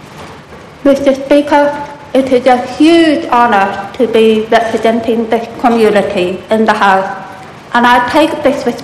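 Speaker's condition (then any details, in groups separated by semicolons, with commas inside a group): Profound deafness; profound deafness since early childhood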